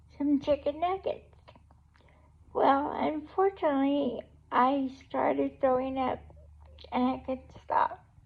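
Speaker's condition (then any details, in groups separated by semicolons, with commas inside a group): Cerebral palsy; able to talk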